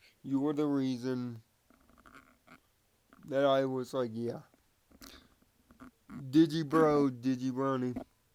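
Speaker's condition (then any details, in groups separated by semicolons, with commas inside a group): Cerebral palsy; voice sounds different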